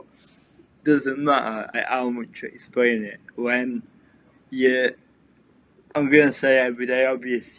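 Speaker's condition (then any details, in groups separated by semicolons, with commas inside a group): Cerebral palsy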